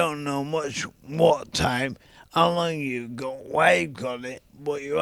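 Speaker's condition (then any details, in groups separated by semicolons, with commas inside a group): ALS; young onset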